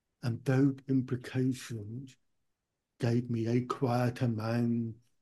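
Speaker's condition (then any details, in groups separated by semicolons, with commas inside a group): Profound deafness, born profoundly deaf, cochlear implant; speech not too bad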